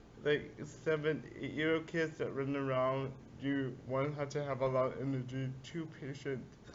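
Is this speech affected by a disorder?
Yes: cerebral palsy.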